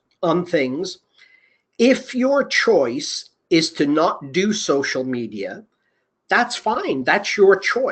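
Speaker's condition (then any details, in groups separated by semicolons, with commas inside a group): No condition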